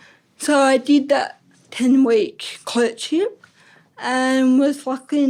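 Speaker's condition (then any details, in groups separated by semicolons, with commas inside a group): Ataxic cerebral palsy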